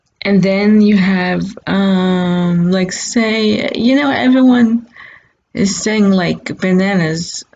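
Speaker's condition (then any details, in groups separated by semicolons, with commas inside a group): Cerebral palsy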